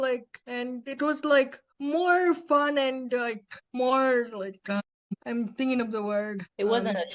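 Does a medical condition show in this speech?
Yes: spastic quadriplegic cerebral palsy.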